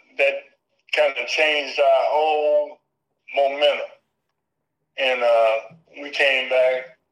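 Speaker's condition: Parkinson's disease; left knee replaced, rehabilitation after replacement

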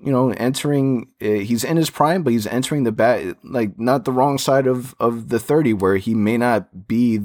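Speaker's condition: No condition

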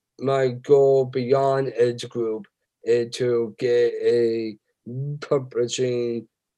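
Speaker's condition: Down syndrome

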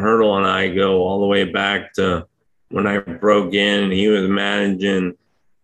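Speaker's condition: ALS; difficulty speaking for long periods

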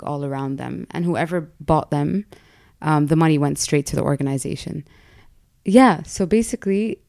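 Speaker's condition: No condition

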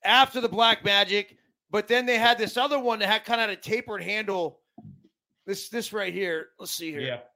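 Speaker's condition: No condition

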